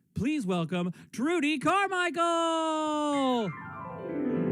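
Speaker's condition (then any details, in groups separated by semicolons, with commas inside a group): No condition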